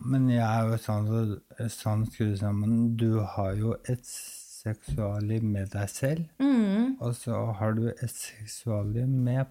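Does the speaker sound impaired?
Yes: ALS; no use of arms or legs, sudden leg spasms, relies on assistants for daily care; uses breathing help, good and bad days, clenching and teeth grinding on bad days.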